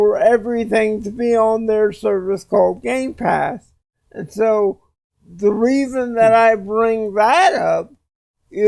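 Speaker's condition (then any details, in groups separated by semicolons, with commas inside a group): Cerebral palsy; speech sounds drunk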